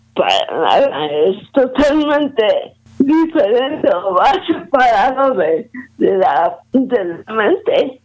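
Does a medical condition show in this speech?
Yes: cerebral palsy; premature, negligent right knee tumor surgery cut tendons, only crawled at 18 months, diagnosed age 18-19; walks slowly, no wheelchair, difficulty moving and handling objects, types on standard computer with fingers; some difficulty speaking, still able to speak.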